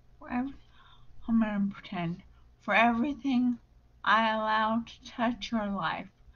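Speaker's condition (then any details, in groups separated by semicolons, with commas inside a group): Brain injury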